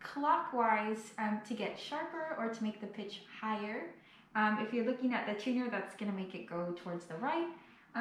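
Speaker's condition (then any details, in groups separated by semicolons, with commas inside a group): No condition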